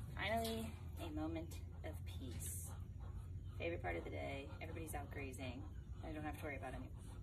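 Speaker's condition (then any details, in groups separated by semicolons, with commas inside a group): No condition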